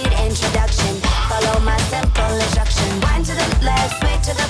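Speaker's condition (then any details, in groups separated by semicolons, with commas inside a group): No condition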